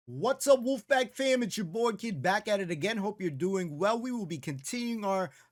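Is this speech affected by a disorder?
No.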